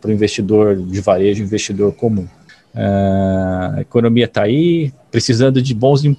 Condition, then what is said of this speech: None; typical speech.